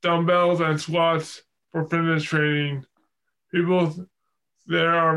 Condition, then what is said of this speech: Dysarthria. Because of my speech and balance, people ought to think I'm drunk.